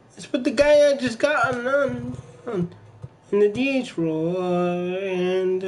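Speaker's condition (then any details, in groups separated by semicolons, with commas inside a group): Cerebral palsy; from birth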